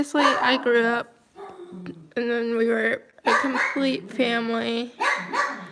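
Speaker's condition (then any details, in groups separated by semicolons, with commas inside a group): Cerebral palsy, mild; speech and motor skills affected, breathing tubes at birth; speech affected, throat tightens, needs deep breaths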